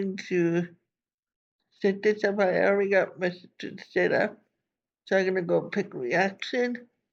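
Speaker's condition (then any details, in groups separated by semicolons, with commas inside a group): Cerebral palsy; from birth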